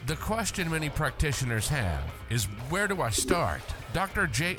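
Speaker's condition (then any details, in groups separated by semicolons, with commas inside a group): No condition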